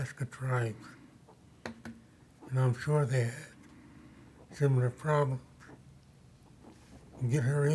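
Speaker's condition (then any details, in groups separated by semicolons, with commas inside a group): Parkinson's disease; new medication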